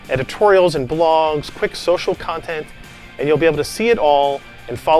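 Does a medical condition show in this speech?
No.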